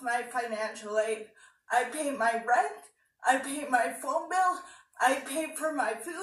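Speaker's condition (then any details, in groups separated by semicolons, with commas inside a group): Cerebral palsy; slow speech, speech difficulties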